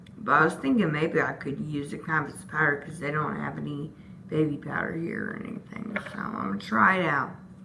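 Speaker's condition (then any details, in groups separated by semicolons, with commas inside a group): Disability causing slurred speech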